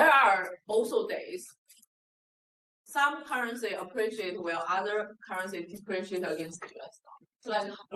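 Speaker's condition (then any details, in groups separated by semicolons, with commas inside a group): No condition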